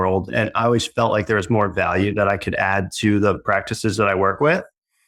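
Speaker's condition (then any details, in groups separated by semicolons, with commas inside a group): No condition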